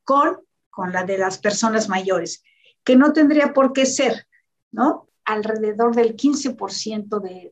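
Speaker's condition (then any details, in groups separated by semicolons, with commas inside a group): No condition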